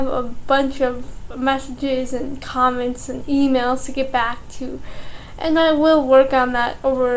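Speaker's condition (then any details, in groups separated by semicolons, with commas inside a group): Cerebral palsy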